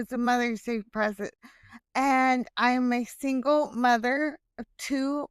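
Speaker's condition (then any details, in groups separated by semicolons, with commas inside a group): Hemiplegic cerebral palsy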